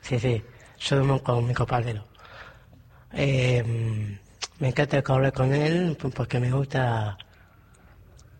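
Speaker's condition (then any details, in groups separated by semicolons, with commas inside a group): Down syndrome; trisomy 21, three copies of chromosome 21 in all body cells; age 31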